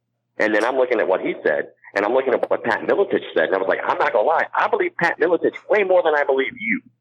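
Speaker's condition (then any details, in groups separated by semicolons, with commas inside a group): Cleft palate; cannot clear ear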